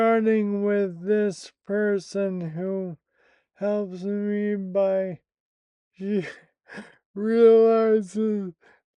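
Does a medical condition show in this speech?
Yes: primary lateral sclerosis.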